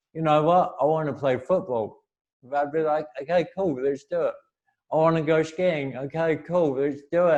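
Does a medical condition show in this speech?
Yes: cerebral palsy.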